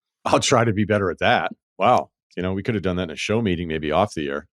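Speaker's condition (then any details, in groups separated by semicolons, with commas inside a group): No condition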